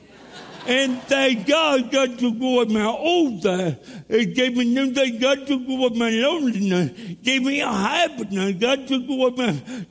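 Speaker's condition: Cerebral palsy; speech impediment

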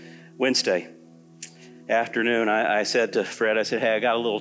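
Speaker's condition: No condition

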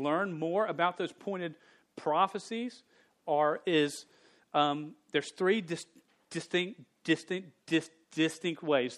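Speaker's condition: Stutter; stutter since age 5, persisted through teenage years, no successful fix; still stutters, speaking publicly for about 23-24 years; not fully fluent, stuttered on own name as teenager; repeated sounds

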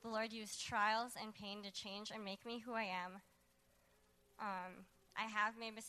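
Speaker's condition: Cleft lip and palate

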